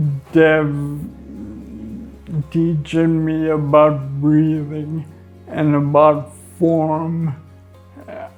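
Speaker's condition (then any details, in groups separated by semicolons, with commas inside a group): Friedreich's ataxia; spasticity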